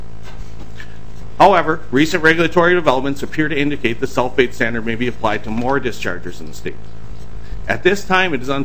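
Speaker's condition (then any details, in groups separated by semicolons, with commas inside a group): No condition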